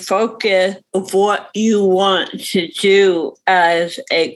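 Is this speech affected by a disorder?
Yes: cerebral palsy; reading disability.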